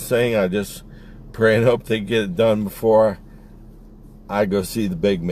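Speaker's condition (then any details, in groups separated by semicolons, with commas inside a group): ALS; speech starting to be affected, cannot sing, breathing worsening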